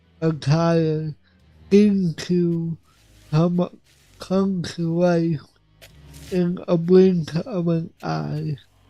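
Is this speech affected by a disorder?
Yes: cerebral palsy; affects voice.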